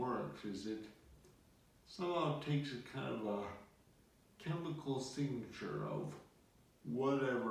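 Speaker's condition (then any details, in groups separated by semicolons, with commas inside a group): Multiple sclerosis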